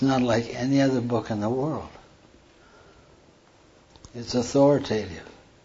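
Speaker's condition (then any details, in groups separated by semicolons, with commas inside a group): Parkinson's; hand tremor during talk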